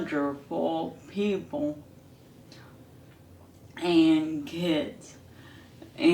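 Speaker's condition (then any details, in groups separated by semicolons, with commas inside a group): ALS; hand onset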